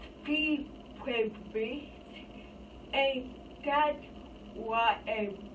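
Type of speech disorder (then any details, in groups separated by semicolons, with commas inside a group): Apraxia of speech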